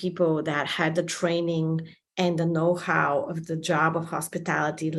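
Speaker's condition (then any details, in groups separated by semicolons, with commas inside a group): No condition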